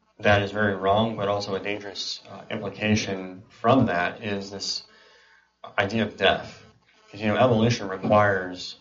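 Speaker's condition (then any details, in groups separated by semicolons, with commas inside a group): Cleft palate and cleft lip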